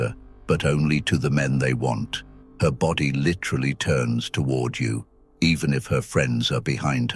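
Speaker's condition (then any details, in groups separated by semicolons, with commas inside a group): No condition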